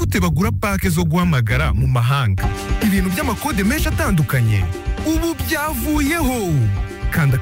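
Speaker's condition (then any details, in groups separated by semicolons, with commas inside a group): No condition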